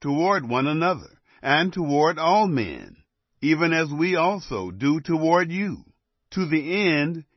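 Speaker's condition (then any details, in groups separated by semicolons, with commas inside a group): No condition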